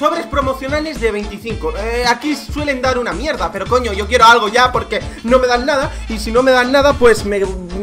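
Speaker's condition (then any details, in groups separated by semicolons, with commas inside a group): No condition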